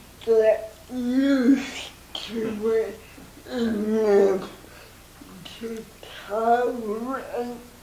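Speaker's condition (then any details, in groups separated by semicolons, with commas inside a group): Cerebral palsy; motorized wheelchair; speech impairment, cerebral palsy accent, hard to hear in noise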